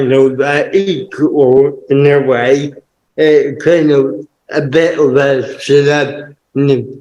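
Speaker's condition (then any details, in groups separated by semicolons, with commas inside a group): Cerebral palsy; permanent wheelchair user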